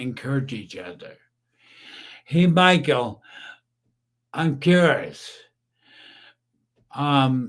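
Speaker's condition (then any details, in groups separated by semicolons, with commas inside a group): Brain injury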